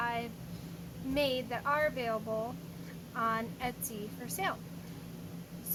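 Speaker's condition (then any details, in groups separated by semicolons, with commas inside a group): No condition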